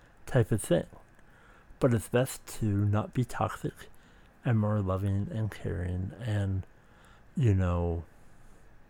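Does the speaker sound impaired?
Yes: speech impediment.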